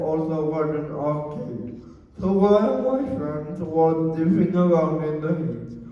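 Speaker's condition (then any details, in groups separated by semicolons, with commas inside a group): Cerebral palsy; wheelchair user; regular therapy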